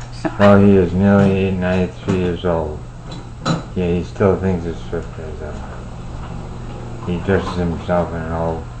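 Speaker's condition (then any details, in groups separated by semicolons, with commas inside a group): Parkinson's disease; without auditory masking, beginning of therapy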